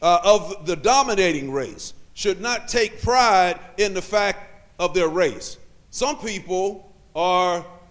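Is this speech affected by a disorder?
No.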